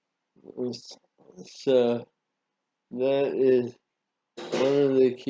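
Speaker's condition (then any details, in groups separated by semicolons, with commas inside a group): Parkinson's disease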